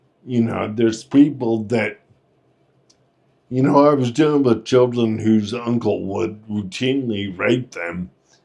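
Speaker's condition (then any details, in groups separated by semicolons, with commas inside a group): Friedreich's ataxia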